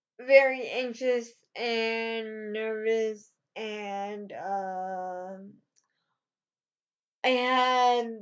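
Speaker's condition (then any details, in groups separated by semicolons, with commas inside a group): Cerebral palsy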